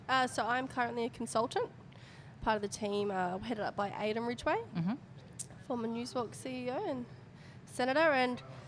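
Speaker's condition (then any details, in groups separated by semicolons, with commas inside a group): No condition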